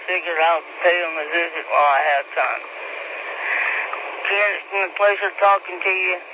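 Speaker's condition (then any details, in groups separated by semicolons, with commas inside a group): Speech impediment; still talks on ham radio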